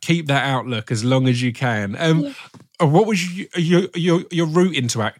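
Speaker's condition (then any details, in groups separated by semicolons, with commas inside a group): Stammer; barely noticeable to most listeners, sticking type, uncontrollable, plans breathing to avoid stammering in acting roles; repeated words, prolonged sounds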